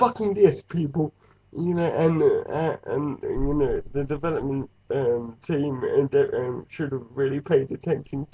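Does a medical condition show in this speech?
Yes: cerebral palsy.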